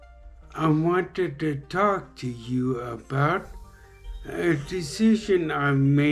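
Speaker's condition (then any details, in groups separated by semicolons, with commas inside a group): Traumatic brain injury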